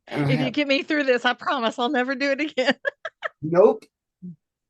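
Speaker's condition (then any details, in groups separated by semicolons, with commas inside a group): No condition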